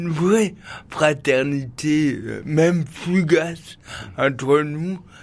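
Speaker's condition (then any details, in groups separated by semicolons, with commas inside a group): Cerebral palsy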